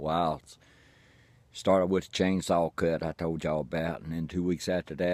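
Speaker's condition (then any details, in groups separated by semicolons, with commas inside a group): No condition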